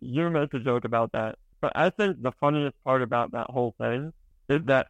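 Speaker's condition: Spinal muscular atrophy

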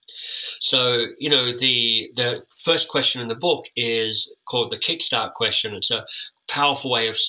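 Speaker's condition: Cleft lip and palate; orthodontic treatment

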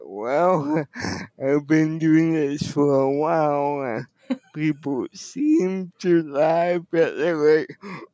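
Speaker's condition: Cerebral palsy; wheelchair user

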